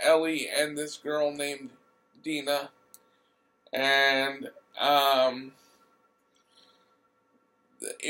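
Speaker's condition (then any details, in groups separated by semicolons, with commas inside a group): Cerebral palsy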